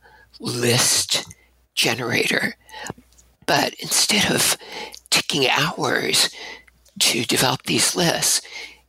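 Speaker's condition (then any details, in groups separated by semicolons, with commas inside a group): Abductor spasmodic dysphonia; breathy voice, staccato speaking style, shaky tremor when syllables lengthened, voice worse during university years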